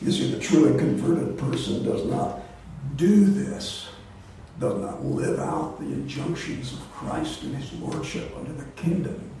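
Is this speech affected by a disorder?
Yes: voice disorder; not contagious.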